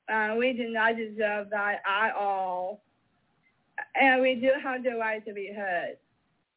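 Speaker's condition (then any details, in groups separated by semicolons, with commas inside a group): Mosaic Down syndrome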